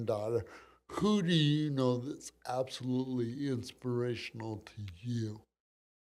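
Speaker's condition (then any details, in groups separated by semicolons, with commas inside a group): Cerebral palsy; from birth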